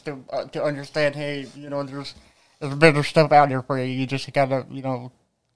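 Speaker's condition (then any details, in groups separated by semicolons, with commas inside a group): Cerebral palsy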